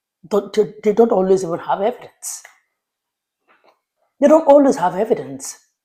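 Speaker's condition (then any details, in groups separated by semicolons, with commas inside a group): No condition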